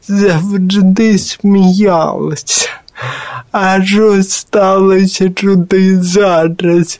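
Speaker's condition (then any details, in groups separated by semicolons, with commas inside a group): Cerebral palsy; born apparently lifeless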